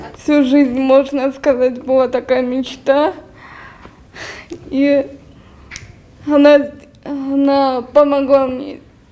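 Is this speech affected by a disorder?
Yes: cerebral palsy; muscles slow to respond.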